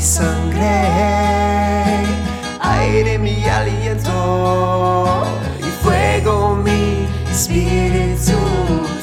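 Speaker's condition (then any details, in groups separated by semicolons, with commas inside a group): No condition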